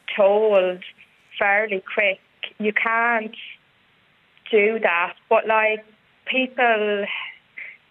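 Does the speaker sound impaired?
Yes: stutter; stutter from about age 3, progressively worse with age, childhood speech therapy without benefit; age 37, severity varies by day and situation, eases as conversation goes on; stutters on words such as coke, worse under pressure or when others finish words; here prolonged sounds, blocks.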